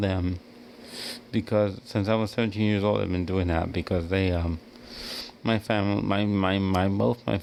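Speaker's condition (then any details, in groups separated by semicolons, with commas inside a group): Cerebral palsy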